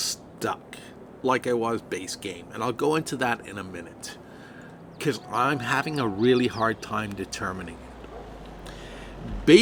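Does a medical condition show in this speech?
No.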